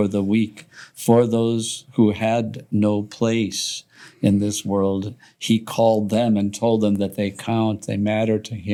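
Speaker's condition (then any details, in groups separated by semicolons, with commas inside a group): No condition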